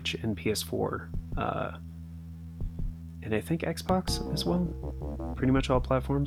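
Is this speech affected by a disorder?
No.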